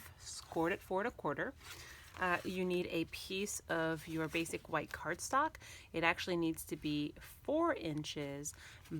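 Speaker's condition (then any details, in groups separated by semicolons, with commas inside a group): No condition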